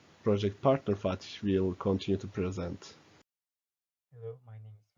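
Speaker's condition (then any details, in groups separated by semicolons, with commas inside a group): No condition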